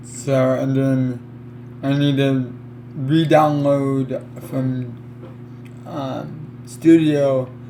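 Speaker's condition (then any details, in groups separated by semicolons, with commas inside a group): Cerebral palsy; affects legs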